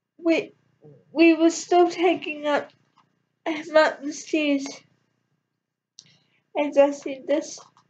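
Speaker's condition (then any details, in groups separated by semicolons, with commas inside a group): Cerebral palsy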